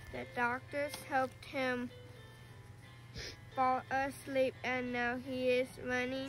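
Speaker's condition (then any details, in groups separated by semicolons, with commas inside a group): Cerebral palsy; affects muscles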